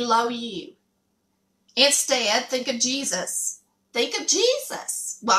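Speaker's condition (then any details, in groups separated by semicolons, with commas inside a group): No condition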